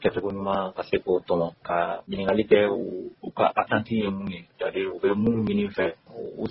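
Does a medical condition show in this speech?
No.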